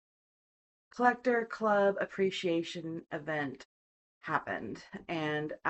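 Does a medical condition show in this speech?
No.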